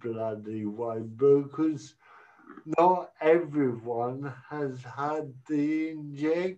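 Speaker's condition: Cerebral palsy; speech sounds unusual

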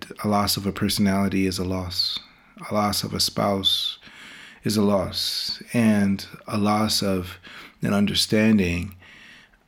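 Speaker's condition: No condition

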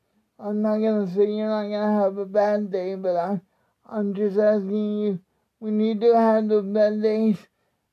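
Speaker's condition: Cerebral palsy; many physical tasks not possible

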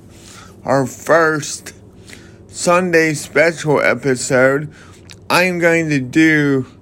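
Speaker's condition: Cerebral palsy

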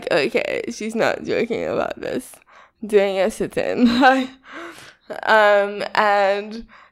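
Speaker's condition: Cerebral palsy, spastic quadriplegic

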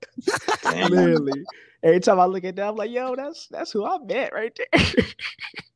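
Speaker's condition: No condition

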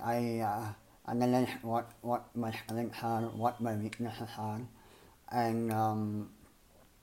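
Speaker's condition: Cleft palate and lip; ongoing speech impediment

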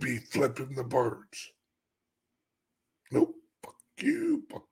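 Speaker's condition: Chronic voice problem; stiff voice box

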